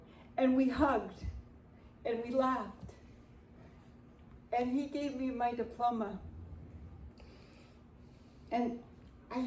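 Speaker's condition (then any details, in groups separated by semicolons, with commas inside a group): Cerebral palsy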